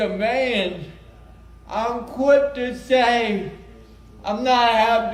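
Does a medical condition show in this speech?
Yes: cerebral palsy.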